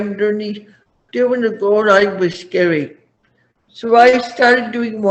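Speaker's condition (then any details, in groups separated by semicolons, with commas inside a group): Cerebral palsy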